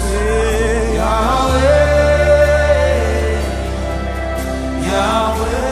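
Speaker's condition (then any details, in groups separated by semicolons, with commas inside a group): No condition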